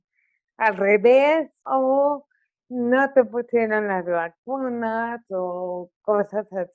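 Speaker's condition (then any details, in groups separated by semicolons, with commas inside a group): Cerebral palsy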